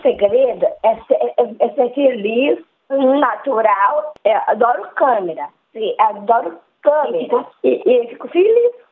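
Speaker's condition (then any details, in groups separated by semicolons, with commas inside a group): Down syndrome; Down syndrome since birth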